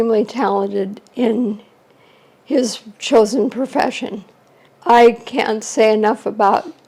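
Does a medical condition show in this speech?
Yes: ALS; shortly after diagnosis.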